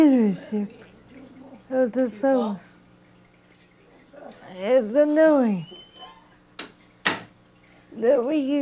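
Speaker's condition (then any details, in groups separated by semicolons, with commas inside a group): Cerebral palsy; quadriplegic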